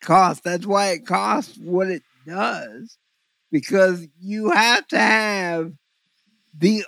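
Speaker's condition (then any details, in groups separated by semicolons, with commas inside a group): Cerebral palsy; trouble focusing with VR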